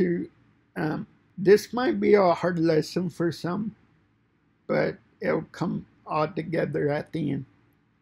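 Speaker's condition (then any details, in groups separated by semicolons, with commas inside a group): Cerebral palsy; fine motor impairment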